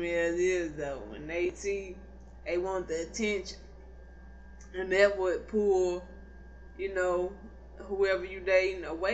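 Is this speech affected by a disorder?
Yes: cerebral palsy; not paralyzed, can stand.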